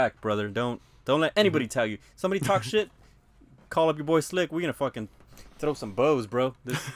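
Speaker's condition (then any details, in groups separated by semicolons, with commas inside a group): No condition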